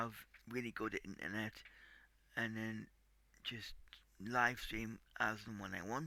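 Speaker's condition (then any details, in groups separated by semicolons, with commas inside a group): Cerebral palsy; tight muscles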